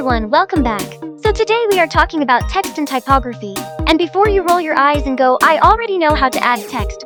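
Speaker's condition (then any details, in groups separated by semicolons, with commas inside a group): No condition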